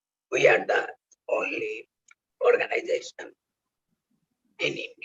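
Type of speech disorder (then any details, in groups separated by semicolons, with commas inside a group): Oesophageal speech; laryngectomy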